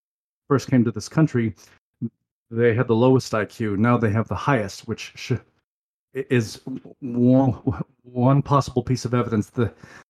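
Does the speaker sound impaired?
Yes: stuttering; formerly more severe, no longer trapped in it; not always fluent on calls, stutters mainly when inattentive, losing concentration, facing fierce debater or time pressure; here prolonged sounds.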